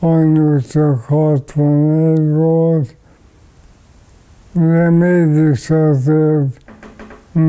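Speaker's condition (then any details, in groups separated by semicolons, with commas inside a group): ALS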